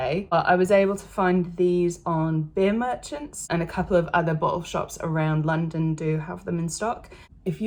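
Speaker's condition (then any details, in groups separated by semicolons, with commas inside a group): No condition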